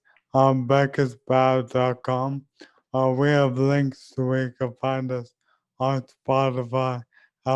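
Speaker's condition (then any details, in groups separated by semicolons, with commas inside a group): ALS; leg onset, speech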